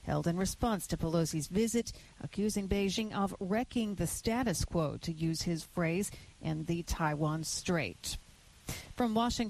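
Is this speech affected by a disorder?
No.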